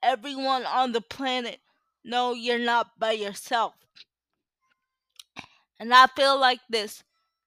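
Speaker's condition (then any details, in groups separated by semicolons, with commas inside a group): Cerebral palsy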